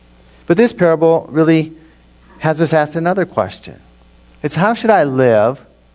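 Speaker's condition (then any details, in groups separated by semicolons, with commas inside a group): No condition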